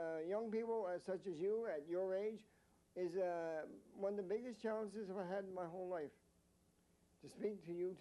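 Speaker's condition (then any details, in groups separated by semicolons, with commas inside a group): Mild cerebral palsy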